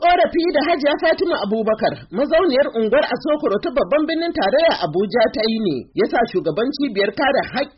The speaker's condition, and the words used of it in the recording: None; typical speech.